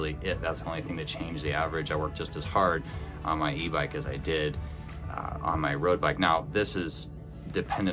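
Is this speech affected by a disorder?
No.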